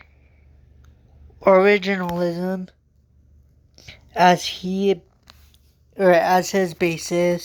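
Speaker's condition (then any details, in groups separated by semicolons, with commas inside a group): Cerebral palsy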